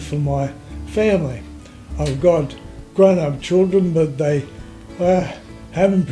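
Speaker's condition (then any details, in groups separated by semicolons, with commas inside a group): Motor neurone disease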